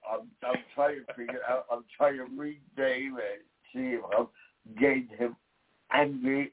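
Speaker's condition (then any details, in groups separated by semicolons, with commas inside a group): Damaged vocal cord; about 40 years since injury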